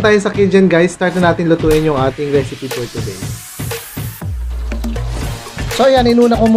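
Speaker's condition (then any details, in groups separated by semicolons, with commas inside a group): No condition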